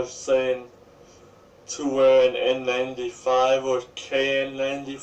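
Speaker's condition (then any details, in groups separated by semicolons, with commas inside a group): Cerebral palsy; speech may be hard to understand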